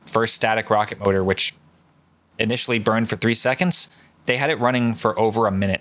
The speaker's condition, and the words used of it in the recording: None; typical speech.